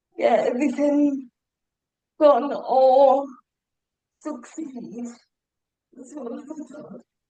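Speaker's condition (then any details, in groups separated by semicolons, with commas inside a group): Cerebral palsy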